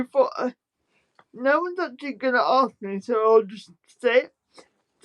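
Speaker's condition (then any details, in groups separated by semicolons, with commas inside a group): Spastic quadriplegic cerebral palsy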